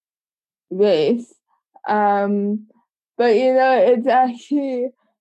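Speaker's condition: Cerebral palsy; congenital, from birth, age 25

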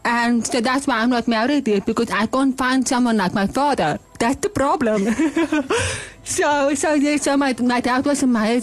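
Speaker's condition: Hearing loss; learned early to speak like hearing person, mother bonita drew out language, not natural

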